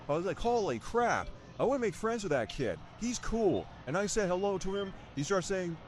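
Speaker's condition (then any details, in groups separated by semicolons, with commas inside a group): No condition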